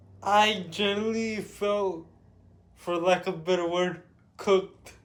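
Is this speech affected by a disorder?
Yes: cerebral palsy; with developmental delay.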